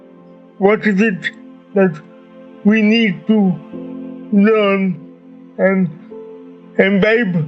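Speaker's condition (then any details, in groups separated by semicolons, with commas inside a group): Cerebral palsy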